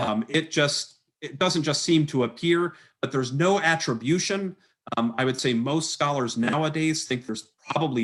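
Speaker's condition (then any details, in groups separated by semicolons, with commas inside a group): No condition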